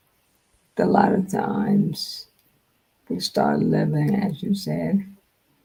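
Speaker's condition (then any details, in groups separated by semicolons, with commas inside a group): Multiple sclerosis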